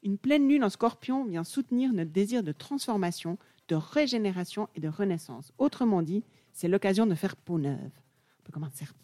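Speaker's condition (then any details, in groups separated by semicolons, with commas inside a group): No condition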